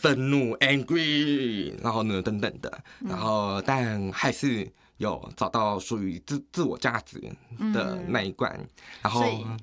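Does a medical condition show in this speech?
Yes: hearing impairment, progressive acquired hearing loss; gradually progressive; slight accent, mistaken for ABC, Southeast Asian or overseas Chinese, otherwise clear, normal word order.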